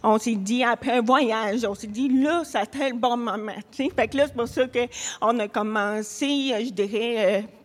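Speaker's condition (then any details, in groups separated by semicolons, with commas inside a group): Hard of hearing; cochlear implant, implant removed at night and kept in dehumidifier box, no hearing without implant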